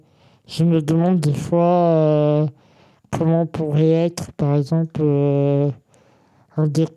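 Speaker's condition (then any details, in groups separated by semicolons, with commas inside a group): Congenital muscular dystrophy; present from birth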